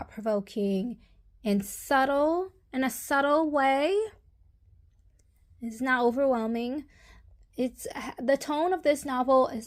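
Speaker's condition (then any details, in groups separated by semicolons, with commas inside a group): No condition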